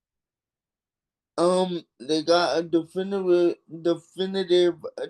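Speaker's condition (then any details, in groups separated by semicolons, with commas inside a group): Cerebral palsy; affects hands and back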